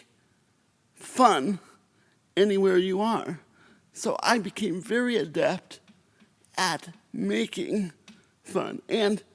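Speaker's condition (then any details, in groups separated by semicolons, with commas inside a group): Cerebral palsy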